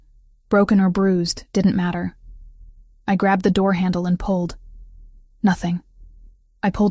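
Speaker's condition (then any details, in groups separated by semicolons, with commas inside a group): No condition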